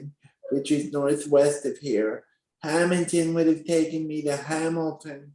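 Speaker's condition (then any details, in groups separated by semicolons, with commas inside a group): Spastic quadriplegic cerebral palsy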